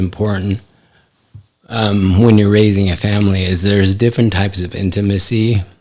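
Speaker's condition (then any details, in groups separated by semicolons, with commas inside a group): ALS; affects hand function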